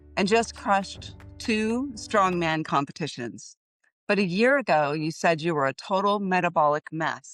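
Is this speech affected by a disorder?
No.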